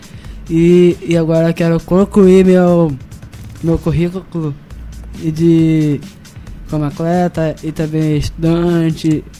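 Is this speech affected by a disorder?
Yes: Down syndrome; 18 years old, turning 19.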